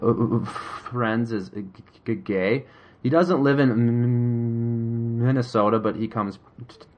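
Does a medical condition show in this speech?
Yes: stuttering; hidden until about 4-5 years ago, now openly stutters; stuttered a lot over recent weekend, less after drinking; here prolonged sounds, blocks.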